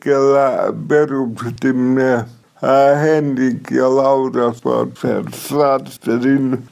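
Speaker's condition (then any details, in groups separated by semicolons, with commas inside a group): Cerebral palsy; somewhat unclear, self-described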